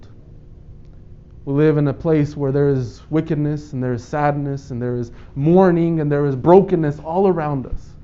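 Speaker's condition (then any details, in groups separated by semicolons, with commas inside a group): No condition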